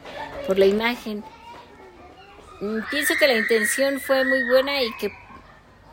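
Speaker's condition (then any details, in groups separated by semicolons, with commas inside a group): No condition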